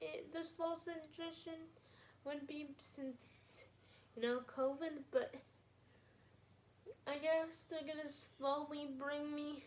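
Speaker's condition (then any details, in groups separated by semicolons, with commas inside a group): Spastic quadriplegic cerebral palsy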